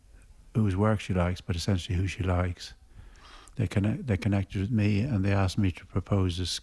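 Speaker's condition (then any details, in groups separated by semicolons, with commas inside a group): Parkinson's; progressive, expected to get tougher, affects making steady non-wobbly lines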